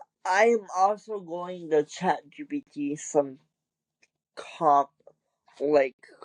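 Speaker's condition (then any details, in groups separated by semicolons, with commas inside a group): Cerebral palsy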